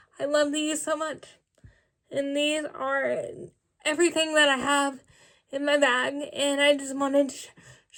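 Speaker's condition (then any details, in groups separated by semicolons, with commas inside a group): Cerebral palsy, spastic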